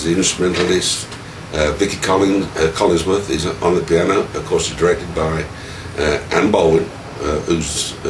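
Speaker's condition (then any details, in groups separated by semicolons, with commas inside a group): No condition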